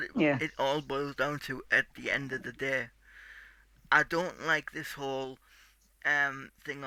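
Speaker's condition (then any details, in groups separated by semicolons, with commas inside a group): Cerebral palsy; tight muscles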